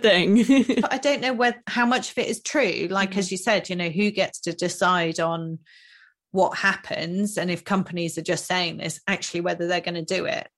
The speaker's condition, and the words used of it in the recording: None; typical speech.